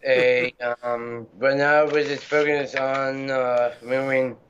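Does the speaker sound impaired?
Yes: Down syndrome; congenital, present from birth.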